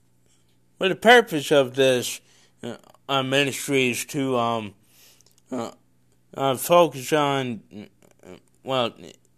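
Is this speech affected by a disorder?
Yes: cerebral palsy; congenital.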